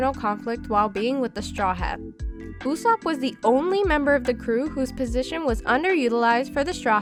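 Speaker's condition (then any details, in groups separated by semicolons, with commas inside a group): No condition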